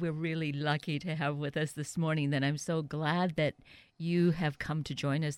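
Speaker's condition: No condition

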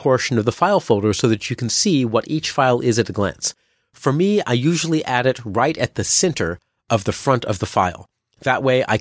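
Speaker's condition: No condition

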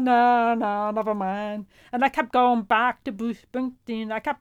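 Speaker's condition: Profound deafness; headphones too quiet

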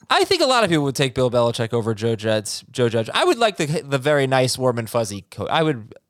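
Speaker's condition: No condition

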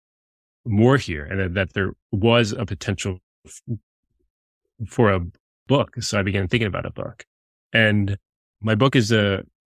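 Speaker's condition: Stutter; still stutters as adult; stutters visibly and audibly; repeated sounds

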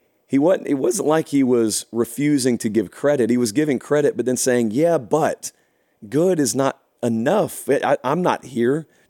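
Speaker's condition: No condition

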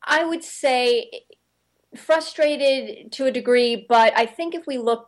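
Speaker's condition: No condition

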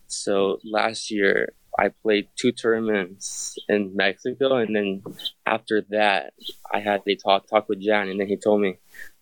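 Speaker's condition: Stuttering; onset at a young age, always a problem growing up; repeated sounds

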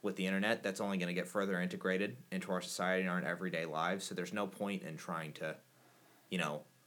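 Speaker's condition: No condition

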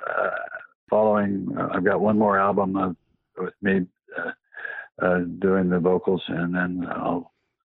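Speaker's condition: Parkinson's; past cancer

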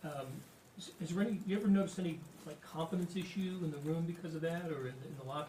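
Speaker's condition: No condition

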